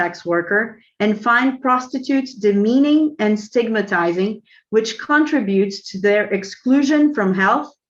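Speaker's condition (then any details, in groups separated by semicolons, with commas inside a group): No condition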